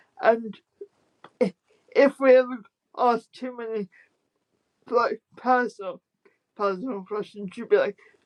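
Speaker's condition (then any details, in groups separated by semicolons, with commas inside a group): Spastic quadriplegic cerebral palsy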